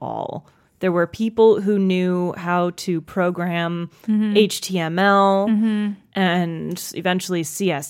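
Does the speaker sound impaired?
No.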